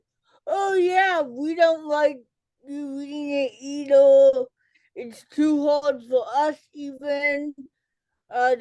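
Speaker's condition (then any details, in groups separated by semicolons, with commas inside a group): Cerebral palsy; childhood speech delay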